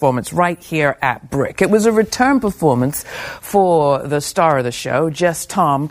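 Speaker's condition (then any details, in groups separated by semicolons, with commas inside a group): No condition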